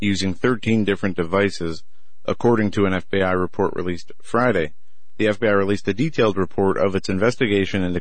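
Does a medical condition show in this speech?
No.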